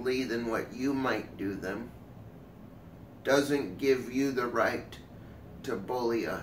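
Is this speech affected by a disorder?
Yes: cerebral palsy.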